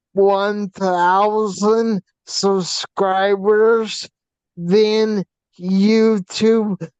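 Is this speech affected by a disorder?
Yes: facial paralysis from hydrocephalus.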